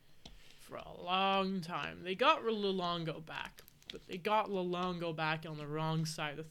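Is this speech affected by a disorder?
No.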